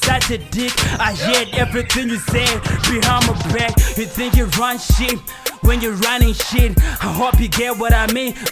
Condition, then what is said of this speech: None; typical speech.